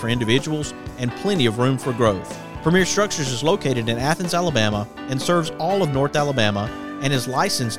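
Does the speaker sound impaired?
No.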